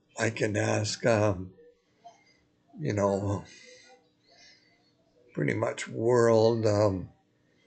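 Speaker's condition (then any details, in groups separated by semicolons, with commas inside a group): Multiple sclerosis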